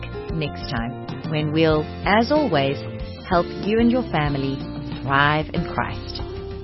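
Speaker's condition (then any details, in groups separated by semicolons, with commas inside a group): No condition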